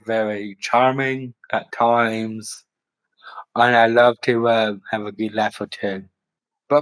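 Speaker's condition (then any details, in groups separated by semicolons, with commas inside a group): Down syndrome; later diagnosed with autism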